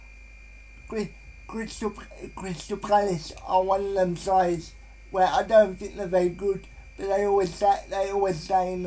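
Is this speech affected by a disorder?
Yes: cerebral palsy.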